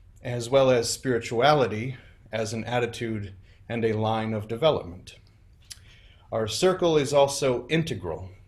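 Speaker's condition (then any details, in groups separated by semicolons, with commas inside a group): No condition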